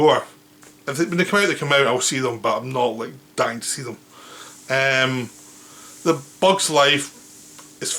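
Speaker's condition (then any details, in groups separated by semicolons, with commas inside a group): No condition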